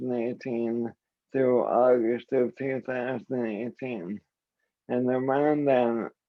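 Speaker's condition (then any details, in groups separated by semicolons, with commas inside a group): ALS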